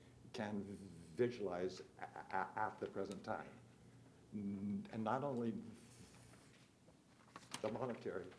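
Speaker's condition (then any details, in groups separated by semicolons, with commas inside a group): Stuttering; stutter since age 5, now aged 74, about 69 years; stutters while speaking at county council meeting, asks listeners' forgiveness; prolonged sounds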